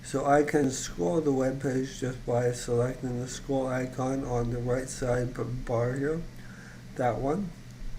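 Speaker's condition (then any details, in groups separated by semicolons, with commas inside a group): ALS; voice still fairly strong, voice banked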